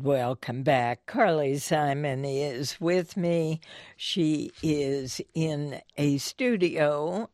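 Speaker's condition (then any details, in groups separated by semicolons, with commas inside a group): Spasmodic dysphonia; strangled vocal cords, voice stopped working for quite some time, years of botulinum toxin; coached by someone who coaches opera singers, strengthening vocal cords; vocal cords clench involuntarily, like partial vocal cord paralysis, difficulty initiating voice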